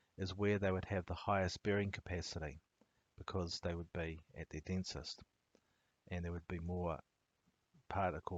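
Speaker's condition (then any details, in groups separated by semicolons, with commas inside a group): No condition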